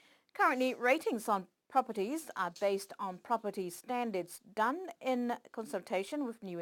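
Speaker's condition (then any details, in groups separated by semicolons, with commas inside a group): No condition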